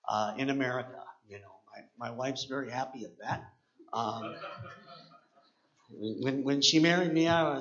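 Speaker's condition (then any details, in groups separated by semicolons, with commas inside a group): Cleft palate; 10 years braces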